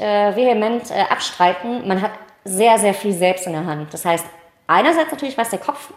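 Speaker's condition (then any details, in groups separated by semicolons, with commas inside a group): Cleft palate, mild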